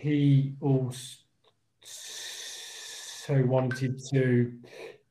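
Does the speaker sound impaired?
Yes: stammer; stammer since childhood, hard reading aloud at school, phone calls, ordering train tickets, phone callers hung up thinking prank call; still stammers, lockdown impacted stammer, had mask made saying i stammer, you'll have to wait; sound, word and phrase repetitions, part-word repetitions, fillers like um and uh; here prolonged sounds.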